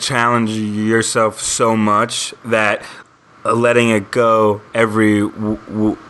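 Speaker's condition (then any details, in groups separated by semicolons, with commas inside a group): Stuttering; history of avoidance patterns; tries not to avoid stuttering most of the time, sometimes on verge of avoiding; prolonged sounds, blocks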